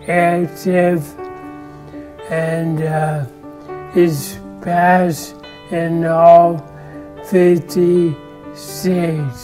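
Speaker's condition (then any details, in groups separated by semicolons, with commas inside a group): ALS; speech onset; losing clear speech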